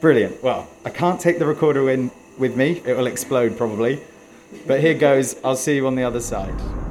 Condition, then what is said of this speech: None; typical speech.